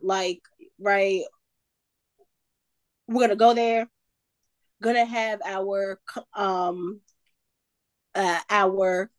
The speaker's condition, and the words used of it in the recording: Stuttering. Shy, I was quiet, and I was always ashamed, because I, excuse me, because I stutter, right?